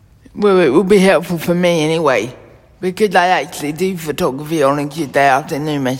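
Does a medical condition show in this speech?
Yes: cerebral palsy; fear of kettle tasks, right eye long-sighted, left short-sighted, poor depth perception.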